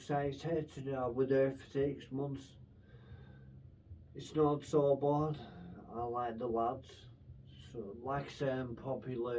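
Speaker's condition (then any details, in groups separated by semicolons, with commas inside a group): Brain infection with surgery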